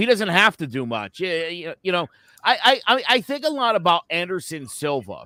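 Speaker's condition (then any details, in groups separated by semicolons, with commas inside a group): No condition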